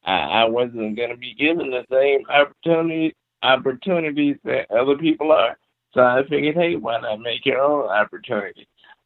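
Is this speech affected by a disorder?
Yes: cerebral palsy; confined to wheelchair; speech sounds drunk or high to listeners, explains this upfront when phoning people.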